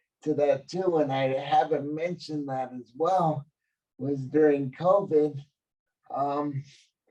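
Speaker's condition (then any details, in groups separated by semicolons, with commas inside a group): Cerebral palsy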